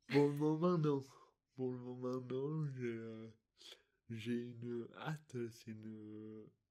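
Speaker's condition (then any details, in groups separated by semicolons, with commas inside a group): Dystonia; articulation difficulties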